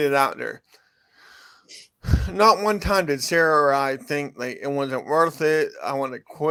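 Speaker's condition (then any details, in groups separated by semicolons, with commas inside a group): Cerebral palsy; from birth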